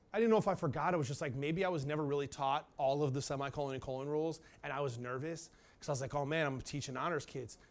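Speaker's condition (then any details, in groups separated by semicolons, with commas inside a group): No condition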